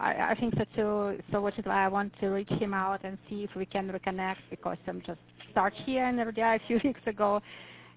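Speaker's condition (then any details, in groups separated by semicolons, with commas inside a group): No condition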